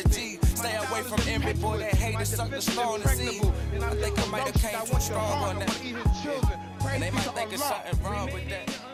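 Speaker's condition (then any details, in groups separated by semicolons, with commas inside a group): No condition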